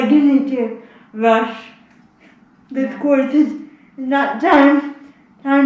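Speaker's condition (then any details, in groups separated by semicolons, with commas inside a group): Spastic cerebral palsy; uses wheelchair; can speak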